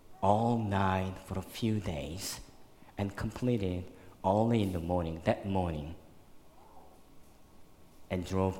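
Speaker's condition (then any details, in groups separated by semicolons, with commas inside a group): Cleft lip and palate, severe; one in junior high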